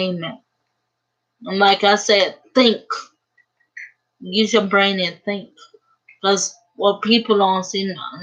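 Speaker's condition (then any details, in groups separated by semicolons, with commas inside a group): Cerebral palsy; uses a wheelchair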